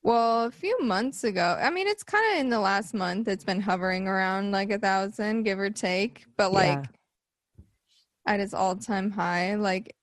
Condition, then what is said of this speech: None; typical speech.